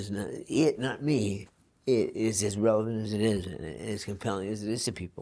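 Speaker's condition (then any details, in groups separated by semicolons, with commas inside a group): Parkinson's disease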